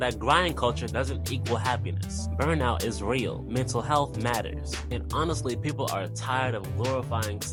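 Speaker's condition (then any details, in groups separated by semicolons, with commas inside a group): No condition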